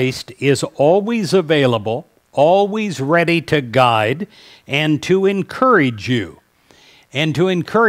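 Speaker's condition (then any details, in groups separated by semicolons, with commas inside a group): No condition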